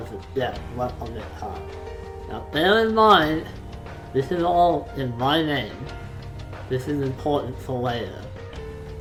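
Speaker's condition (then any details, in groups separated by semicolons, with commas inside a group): Facial palsy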